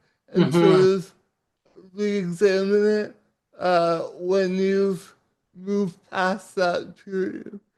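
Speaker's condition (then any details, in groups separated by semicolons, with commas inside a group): Cerebral palsy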